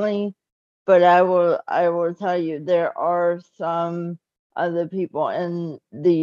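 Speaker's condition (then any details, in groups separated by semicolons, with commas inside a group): Cerebral palsy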